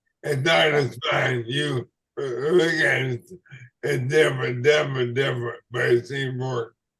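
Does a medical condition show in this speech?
Yes: ALS/MND.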